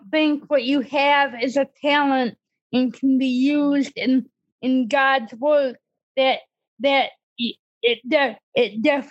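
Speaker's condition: Cerebral palsy; disability since childhood

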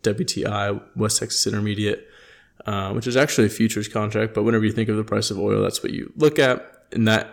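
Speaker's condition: No condition

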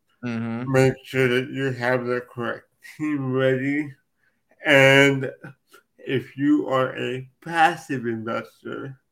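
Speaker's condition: Cerebral palsy; from birth

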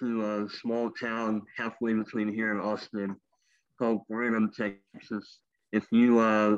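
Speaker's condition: Cleft lip and palate; speech impediment from cleft lip and palate

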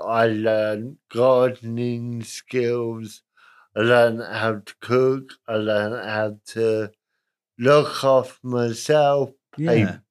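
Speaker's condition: Cerebral palsy, spastic, moderate; talks a bit funny

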